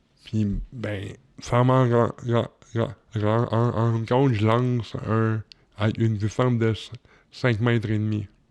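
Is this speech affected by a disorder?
Yes: cerebral palsy.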